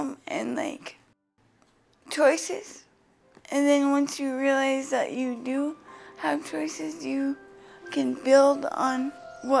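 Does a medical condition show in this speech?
Yes: cerebral palsy; present from birth.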